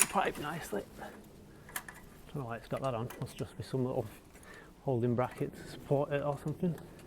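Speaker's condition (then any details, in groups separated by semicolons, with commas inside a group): No condition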